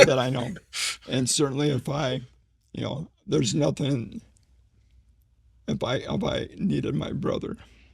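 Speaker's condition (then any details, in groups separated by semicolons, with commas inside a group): ALS; slowly progressing form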